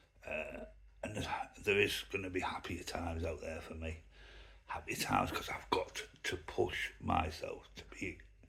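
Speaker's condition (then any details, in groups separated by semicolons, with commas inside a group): Myasthenia gravis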